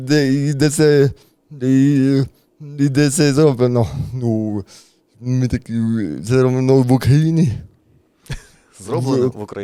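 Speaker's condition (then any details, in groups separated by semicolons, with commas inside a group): Cerebral palsy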